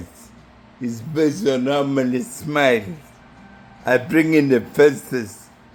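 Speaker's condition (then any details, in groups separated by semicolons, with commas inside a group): Neurological disease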